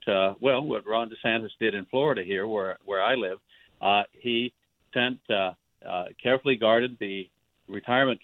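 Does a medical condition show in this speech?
No.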